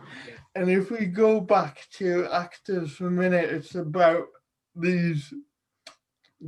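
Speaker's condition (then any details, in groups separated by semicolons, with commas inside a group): Cerebral palsy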